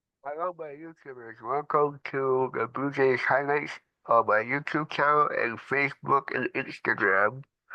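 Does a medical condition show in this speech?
Yes: cerebral palsy.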